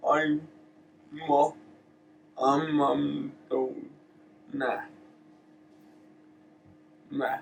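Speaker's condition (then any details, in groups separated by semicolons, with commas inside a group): Cerebral palsy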